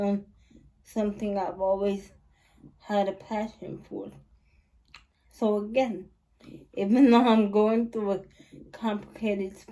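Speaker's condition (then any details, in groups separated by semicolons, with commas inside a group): Cerebral palsy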